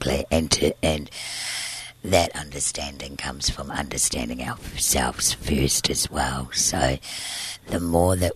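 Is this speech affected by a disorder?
Yes: tracheostomy and scarred vocal cord, laryngeal cysts, surgical vocal cord scarring; congenital laryngeal cysts, tracheostomy 3 weeks to 15, reinserted 18, cyst surgery 20 Green Lane Hospital; voice sounds different, presses on tracheostomy tube, later surgery left voiceless eight months, used voice machine.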